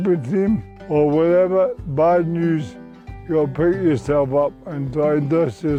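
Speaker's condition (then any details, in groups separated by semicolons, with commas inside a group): Motor neuron disease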